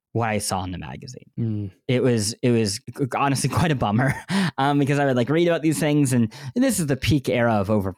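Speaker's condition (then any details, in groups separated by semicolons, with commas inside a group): Cleft lip and palate; bandaged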